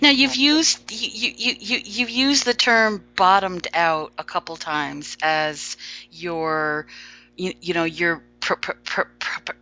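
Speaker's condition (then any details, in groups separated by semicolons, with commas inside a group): Stuttering; woman who stutters, openly discloses stuttering; formerly avoided speaking situations, speechless at first self-help group meeting, said name and stutter by fourth or fifth; repeated sounds, prolonged sounds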